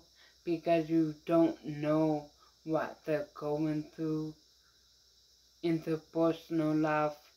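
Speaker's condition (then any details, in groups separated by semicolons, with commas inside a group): Mild cerebral palsy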